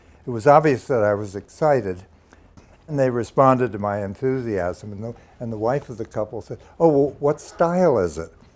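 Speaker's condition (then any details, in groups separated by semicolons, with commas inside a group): No condition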